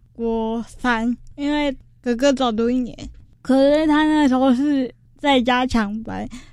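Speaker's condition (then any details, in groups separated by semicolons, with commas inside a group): Cerebral palsy; spastic type, premature birth, stiff thighs, diagnosed at 星光医院, childhood acupuncture five-six years, herbal baths; voice described by host as very young-sounding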